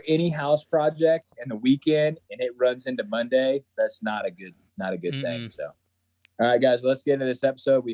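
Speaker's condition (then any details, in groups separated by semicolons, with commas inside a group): No condition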